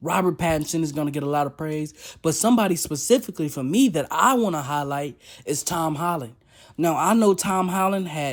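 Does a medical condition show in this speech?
No.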